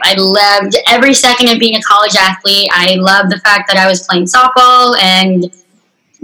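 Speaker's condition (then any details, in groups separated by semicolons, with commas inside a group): Unilateral cleft lip and palate, severe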